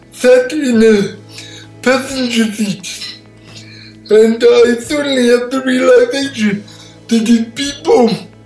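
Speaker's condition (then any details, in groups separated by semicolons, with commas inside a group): Cerebral palsy; born 12 weeks premature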